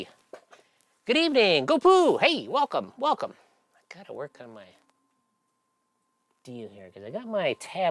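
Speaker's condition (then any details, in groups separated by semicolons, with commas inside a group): No condition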